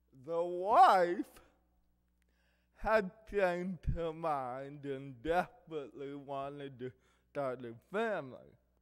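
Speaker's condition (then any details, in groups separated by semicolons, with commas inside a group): Cerebral palsy; affects hearing and speech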